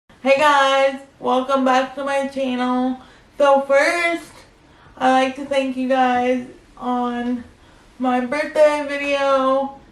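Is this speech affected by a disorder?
Yes: cerebral palsy, spastic quadriplegic.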